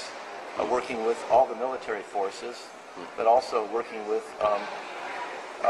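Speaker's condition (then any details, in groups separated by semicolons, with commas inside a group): No condition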